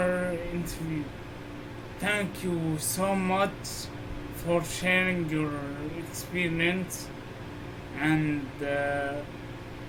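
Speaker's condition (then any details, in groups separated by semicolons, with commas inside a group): Multiple sclerosis; slurred speech, previously normal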